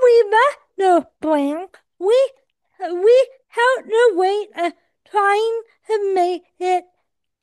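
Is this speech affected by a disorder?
Yes: cerebral palsy; adult, 24 years old.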